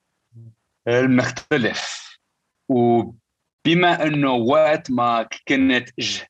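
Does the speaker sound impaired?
Yes: stuttering; present since at least teenage years; stutter noticeable, joking about it helps listeners understand why speech sounds that way; here prolonged sounds, blocks.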